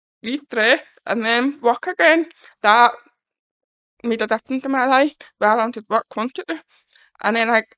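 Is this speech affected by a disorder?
Yes: deafness; congenital deafness, born deaf.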